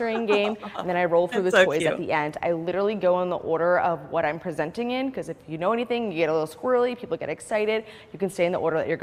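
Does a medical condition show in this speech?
No.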